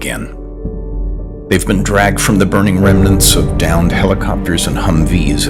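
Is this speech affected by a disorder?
No.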